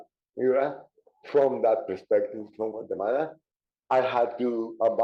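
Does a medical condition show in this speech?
Yes: cerebral palsy; diagnosed in childhood.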